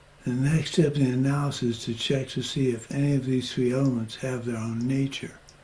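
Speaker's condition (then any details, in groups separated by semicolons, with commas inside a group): Parkinson's; progressing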